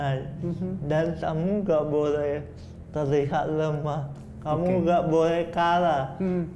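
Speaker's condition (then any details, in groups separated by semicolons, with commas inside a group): Cerebral palsy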